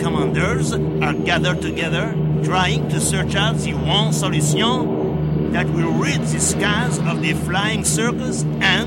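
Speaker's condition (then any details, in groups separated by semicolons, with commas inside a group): No condition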